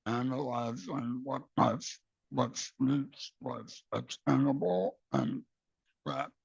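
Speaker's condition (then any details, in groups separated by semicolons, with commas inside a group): Base of tongue cancer; radical glossectomy with back muscle flap, no tongue; about 32 years since diagnosis, stage three tumor; relearned speaking and swallowing with speech therapy, blended food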